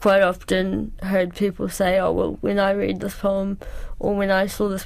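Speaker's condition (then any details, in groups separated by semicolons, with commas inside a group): Cerebral palsy; cerebral palsy since childhood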